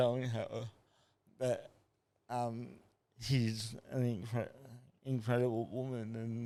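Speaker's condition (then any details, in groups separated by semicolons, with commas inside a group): Cerebral palsy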